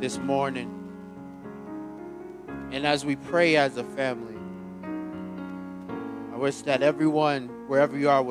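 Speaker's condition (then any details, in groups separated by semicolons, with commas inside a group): No condition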